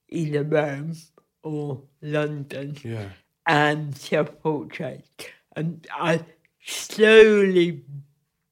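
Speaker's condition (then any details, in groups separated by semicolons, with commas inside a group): Cerebral palsy; frequent loss of balance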